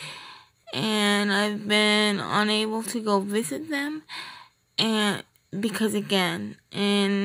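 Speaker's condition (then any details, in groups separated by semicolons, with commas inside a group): Cerebral palsy, triplegia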